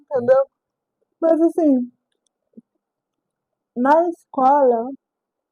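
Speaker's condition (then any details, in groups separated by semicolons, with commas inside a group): Cerebral palsy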